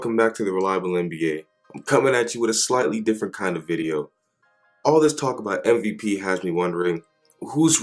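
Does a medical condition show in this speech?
No.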